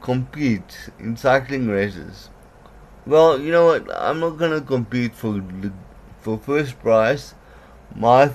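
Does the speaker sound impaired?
Yes: cerebral palsy; poor balance.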